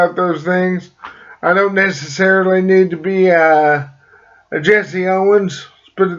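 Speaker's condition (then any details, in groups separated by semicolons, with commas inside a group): Cerebral palsy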